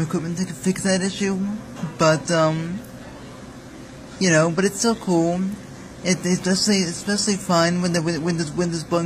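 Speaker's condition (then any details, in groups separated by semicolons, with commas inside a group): Cerebral palsy; speaks fast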